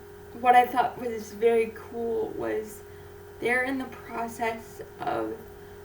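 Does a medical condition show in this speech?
Yes: cerebral palsy; infant ventilator.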